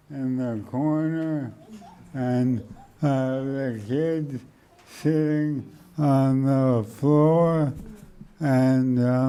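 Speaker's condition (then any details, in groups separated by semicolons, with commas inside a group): Motor neuron degeneration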